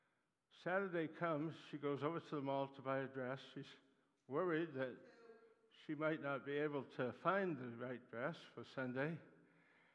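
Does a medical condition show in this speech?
Yes: Parkinson's disease; Parkinson's with acute demyelinating neuropathy, Parkinson's attacks muscles, neuropathy attacks nerves.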